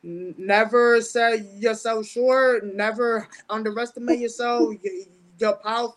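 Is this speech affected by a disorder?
Yes: stutter; mild speech impediment since about age 10, autism spectrum, born with intellectual learning disability, hears things oddly; long feared certain words coming out when talking on stage; here repeated sounds.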